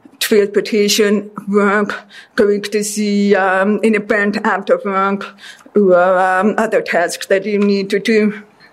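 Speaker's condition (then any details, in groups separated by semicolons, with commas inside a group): Deafness; deaf since childhood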